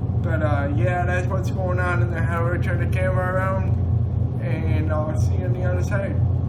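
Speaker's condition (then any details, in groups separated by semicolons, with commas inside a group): Cerebral palsy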